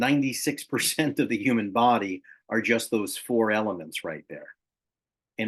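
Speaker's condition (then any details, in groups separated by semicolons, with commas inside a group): No condition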